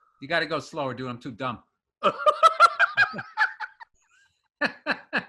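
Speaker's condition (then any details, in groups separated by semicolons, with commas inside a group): No condition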